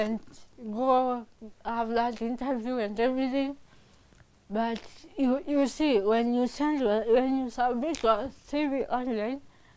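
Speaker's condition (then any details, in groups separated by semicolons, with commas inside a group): Cerebral palsy; from birth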